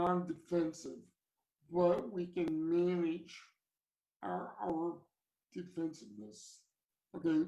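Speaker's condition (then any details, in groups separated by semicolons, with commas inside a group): Cerebral palsy; from birth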